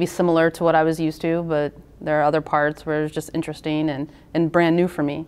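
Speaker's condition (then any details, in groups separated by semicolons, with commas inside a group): No condition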